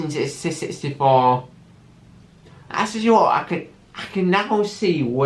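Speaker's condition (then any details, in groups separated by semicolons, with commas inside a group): Cerebral palsy with stammer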